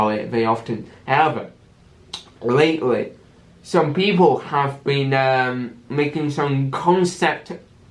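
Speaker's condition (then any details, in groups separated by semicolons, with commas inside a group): Cerebral palsy with stammer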